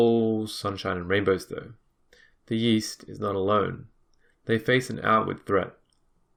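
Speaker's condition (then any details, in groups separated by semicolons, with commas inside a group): No condition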